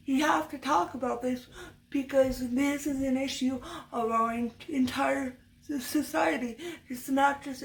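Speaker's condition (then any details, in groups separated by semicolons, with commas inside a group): Cerebral palsy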